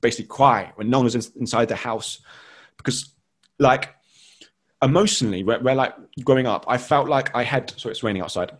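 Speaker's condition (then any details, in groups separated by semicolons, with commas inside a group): Stutter; childhood onset, also coordination difficulties; stuttered and could not pronounce words as child, speech slow to develop, biggest childhood challenge, teased; repeated sounds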